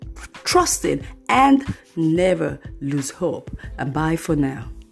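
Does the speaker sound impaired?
No.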